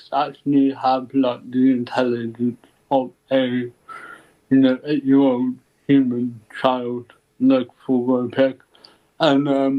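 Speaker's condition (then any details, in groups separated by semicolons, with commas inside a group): Cerebral palsy; ataxic type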